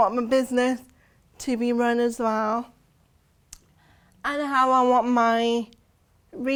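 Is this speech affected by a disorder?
Yes: cerebral palsy; since birth.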